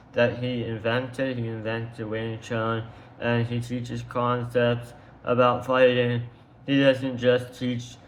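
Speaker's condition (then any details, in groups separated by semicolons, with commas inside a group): Tongue cancer surgery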